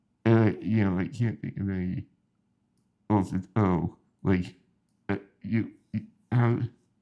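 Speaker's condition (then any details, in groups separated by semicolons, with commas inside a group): Spinal muscular atrophy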